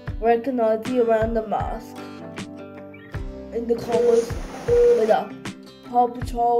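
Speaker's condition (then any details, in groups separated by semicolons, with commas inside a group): Cerebral palsy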